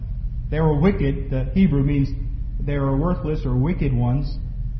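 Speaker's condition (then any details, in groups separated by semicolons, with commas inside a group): No condition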